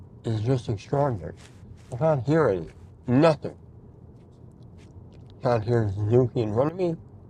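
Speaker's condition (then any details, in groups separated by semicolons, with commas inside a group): Mouth cancer surgery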